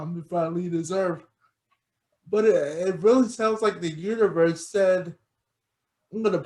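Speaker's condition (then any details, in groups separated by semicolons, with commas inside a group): Cerebral palsy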